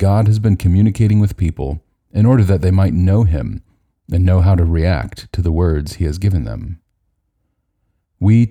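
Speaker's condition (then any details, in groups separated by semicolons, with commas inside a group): No condition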